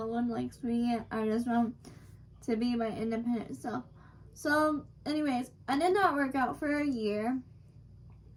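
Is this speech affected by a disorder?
Yes: cerebral palsy.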